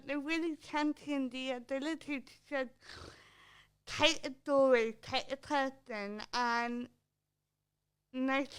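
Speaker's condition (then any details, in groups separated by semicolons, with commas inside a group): Cerebral palsy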